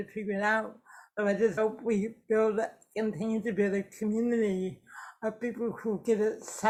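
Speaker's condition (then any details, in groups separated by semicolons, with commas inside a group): Cerebral palsy; affects speech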